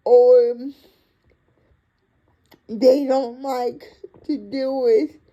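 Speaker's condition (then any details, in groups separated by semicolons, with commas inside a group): Cerebral palsy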